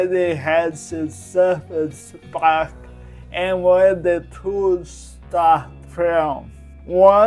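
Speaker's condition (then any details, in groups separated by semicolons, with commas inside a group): Cerebral palsy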